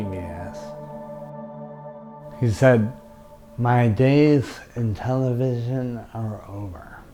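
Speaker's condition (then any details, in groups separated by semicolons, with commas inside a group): Brain injury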